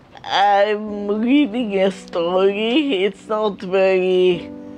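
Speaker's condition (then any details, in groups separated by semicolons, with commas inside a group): Multiple sclerosis; uses wheelchair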